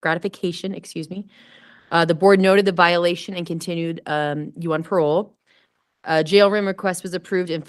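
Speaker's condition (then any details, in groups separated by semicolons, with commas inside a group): No condition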